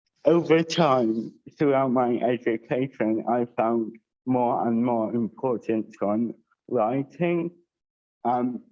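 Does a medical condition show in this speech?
Yes: cerebral palsy with dysarthria; dysarthria affecting voice.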